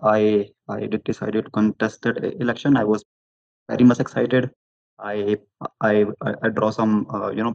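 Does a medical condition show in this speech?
Yes: stammering; stammer since very young age, at 16 blocked, stammered and spat during school assembly speech; adult, openly discloses stammer, expects to stammer during this conversation, asks listeners for patience; stammers less when more confident, stammers when nervous; here repeated sounds, repeated words.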